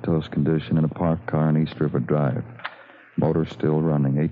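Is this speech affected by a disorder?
No.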